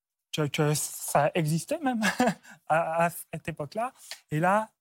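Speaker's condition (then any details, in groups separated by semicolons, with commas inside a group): Stuttering; onset at about age 4 after grandmother's throat cancer, fluent before, once misdiagnosed as Gilles de la Tourette; no attempts to control stuttering; part-word and word repetitions, frequent euh fillers; repeated sounds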